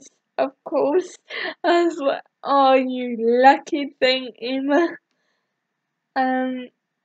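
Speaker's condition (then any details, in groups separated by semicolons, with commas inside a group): Cerebral palsy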